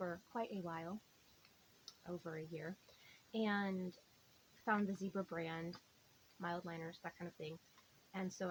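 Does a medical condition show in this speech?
No.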